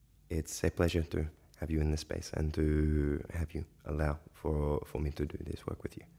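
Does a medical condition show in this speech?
No.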